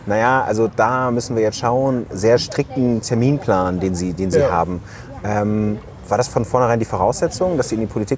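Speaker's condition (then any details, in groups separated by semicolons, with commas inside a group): No condition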